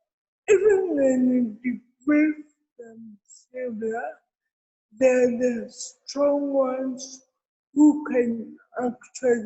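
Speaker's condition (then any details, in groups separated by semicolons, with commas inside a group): Cerebral palsy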